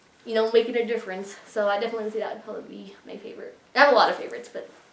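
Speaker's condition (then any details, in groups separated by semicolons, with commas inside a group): No condition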